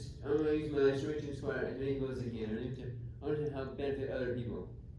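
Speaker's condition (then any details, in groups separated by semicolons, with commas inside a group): Traumatic brain injury; climbing accident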